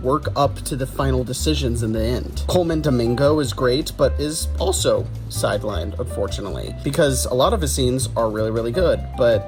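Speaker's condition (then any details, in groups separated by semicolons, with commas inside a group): No condition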